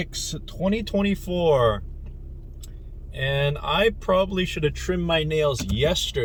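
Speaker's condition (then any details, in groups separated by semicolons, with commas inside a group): No condition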